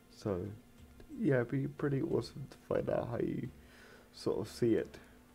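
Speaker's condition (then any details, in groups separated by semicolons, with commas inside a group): Cerebral palsy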